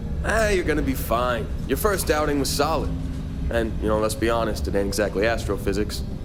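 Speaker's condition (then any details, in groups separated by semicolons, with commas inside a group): No condition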